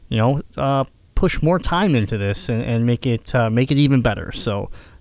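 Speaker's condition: Cleft palate; congenital cleft palate

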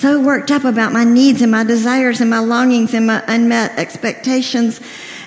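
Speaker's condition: Cleft lip and palate, severe

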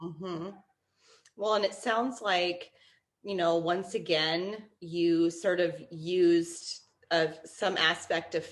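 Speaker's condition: No condition

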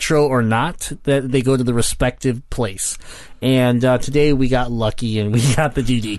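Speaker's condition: Cleft palate; congenital

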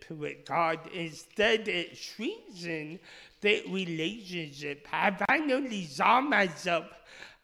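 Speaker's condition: Speech impediment; speech impediment since childhood, initially misdiagnosed

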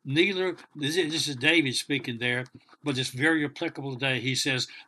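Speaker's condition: No condition

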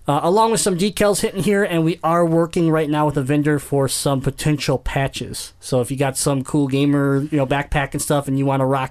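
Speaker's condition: Cleft palate; congenital cleft palate

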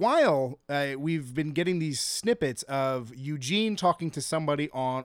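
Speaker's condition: No condition

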